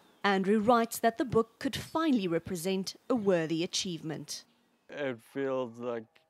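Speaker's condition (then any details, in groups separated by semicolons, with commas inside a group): No condition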